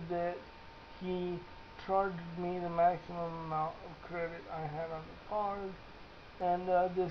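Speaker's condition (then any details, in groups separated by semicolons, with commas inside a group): Cerebral palsy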